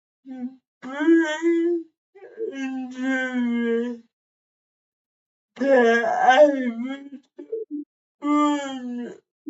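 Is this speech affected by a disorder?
Yes: cerebral palsy.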